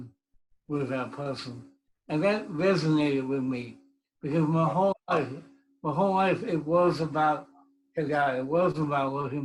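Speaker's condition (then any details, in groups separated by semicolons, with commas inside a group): Cerebral palsy; speech impediment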